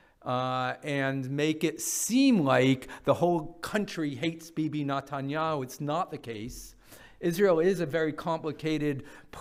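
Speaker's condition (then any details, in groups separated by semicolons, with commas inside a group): No condition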